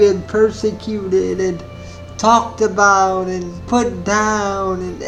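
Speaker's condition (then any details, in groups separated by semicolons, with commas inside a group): Spastic cerebral palsy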